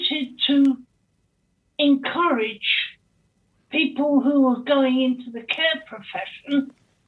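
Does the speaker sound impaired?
Yes: cerebral palsy quadriplegia; born 3 months premature, 3 months in oxygen tent, brain damage, both hands and legs, blind from 15, partial hearing loss; permanent wheelchair user, much pain from surgery, spasm when moved suddenly, in her 70s, 24/7 care.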